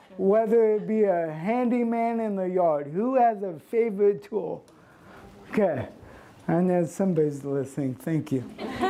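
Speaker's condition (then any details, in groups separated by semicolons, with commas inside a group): Cerebral palsy; since birth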